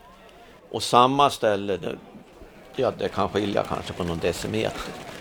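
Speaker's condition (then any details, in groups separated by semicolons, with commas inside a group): No condition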